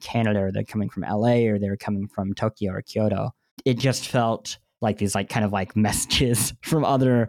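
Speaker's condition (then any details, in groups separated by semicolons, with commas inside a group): Cleft lip and palate; 2-3 months recovery each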